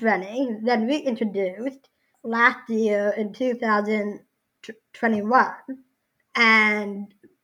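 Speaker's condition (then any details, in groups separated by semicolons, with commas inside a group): Down syndrome; since birth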